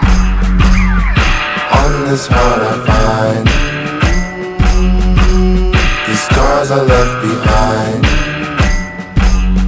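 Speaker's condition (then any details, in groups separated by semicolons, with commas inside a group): No condition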